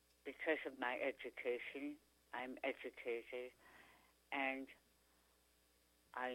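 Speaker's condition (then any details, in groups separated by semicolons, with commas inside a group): Tongue cancer; stage 4 tongue cancer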